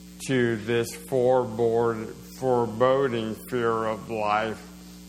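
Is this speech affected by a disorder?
Yes: slowed speech, swallowing problems; swallow test today.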